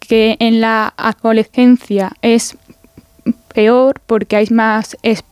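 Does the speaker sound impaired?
Yes: stuttering (disfemia); persistent stuttering since childhood, at age 12 told nothing more could be done; young woman; avoids exposing herself and speaking, worse in adolescence with more social exposure; here prolonged sounds.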